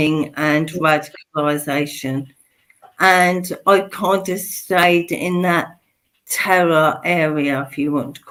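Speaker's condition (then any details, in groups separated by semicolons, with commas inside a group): Motor neurone disease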